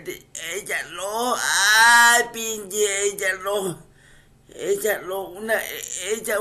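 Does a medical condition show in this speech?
Yes: cerebral palsy; wheelchair user.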